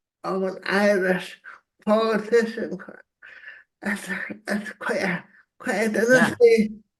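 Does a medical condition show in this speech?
Yes: cerebral palsy.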